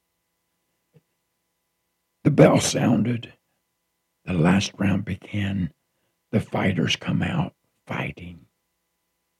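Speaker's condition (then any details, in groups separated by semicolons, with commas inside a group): Throat cancer, partial laryngectomy; never smoked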